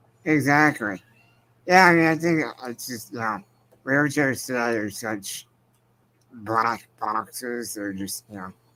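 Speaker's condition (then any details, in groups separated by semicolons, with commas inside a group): Spinal muscular atrophy; progressive, wheelchair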